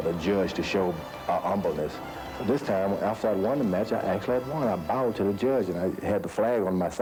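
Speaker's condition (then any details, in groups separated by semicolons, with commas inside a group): No condition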